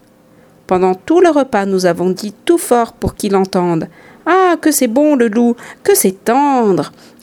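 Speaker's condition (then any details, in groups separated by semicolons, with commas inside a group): No condition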